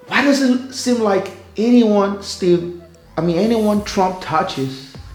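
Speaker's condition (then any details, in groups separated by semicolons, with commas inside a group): No condition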